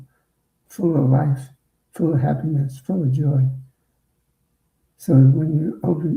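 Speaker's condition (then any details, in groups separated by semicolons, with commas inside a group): Parkinson's; voice changed by condition, differs from original and singing voice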